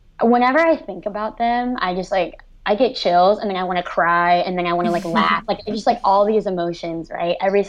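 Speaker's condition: Cleft lip and palate, severe; after stroke unable to speak, write or converse, dyslexia, speech pathologist and cognitive therapy, speech regained

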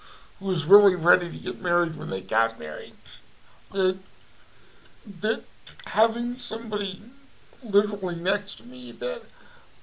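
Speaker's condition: Cerebral palsy; voice audibly affected

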